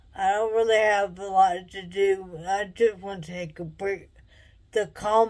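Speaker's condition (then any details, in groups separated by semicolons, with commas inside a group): Traumatic brain injury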